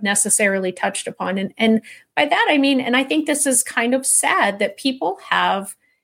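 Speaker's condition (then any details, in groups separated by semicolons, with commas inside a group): No condition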